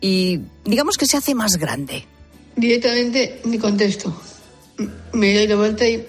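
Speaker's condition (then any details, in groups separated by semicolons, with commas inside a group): Down syndrome; genetic disorder, aged 35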